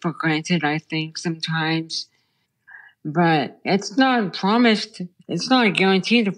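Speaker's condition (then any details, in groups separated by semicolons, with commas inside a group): Brain stem tumor; childhood onset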